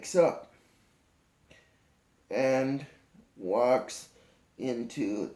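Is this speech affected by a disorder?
Yes: cerebral palsy.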